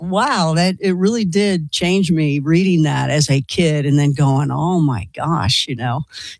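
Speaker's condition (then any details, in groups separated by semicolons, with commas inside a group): No condition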